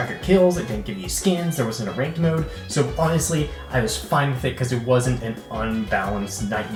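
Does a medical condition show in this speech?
No.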